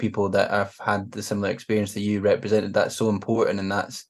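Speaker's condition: No condition

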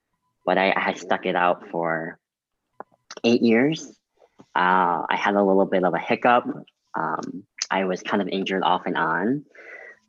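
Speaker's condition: Cleft lip and palate

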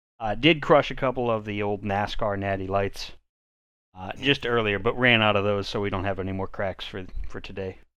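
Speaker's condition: No condition

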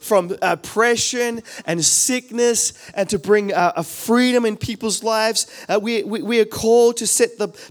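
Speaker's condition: No condition

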